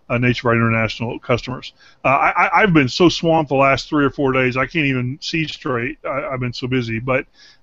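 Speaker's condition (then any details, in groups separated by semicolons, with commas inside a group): No condition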